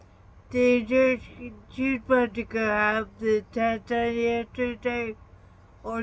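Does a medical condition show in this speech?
Yes: traumatic brain injury.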